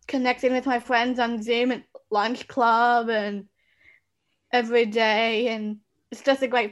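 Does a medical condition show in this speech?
Yes: Down syndrome; parents told would never speak.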